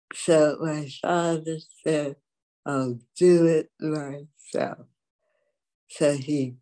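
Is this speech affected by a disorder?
Yes: dystonia; dystonia from age 20, affects walking and speech, right leg kicked left ankle, no cure; several decades since onset, symptoms constant, speaking again after 40 years mute; speech loss began after UCLA, typed needs on typewriter, symptoms when speaking.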